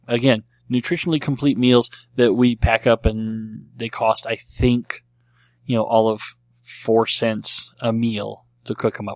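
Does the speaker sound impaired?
Yes: cleft lip and palate; treated as a baby.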